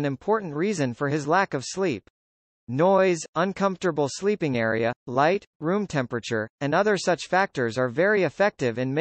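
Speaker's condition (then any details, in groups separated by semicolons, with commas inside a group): No condition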